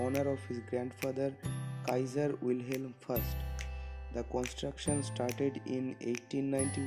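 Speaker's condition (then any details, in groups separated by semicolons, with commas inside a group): No condition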